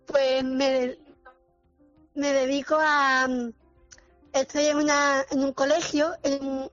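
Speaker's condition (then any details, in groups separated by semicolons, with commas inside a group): Down syndrome; trisomy 21, genetic cause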